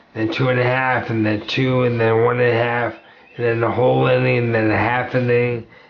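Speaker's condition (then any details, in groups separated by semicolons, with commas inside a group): ALS; 7 years after onset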